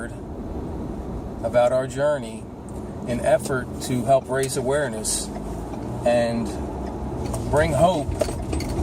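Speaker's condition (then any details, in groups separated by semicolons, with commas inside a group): No condition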